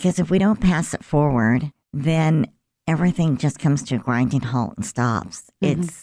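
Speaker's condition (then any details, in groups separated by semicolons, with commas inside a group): Cleft lip and palate; present since birth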